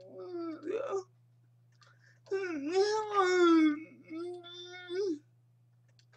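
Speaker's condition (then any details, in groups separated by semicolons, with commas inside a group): Cerebral palsy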